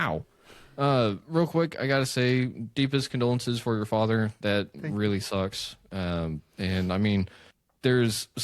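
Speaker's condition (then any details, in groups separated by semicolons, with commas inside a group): No condition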